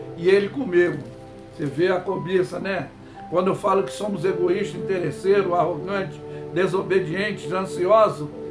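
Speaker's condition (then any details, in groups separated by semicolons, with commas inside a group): No condition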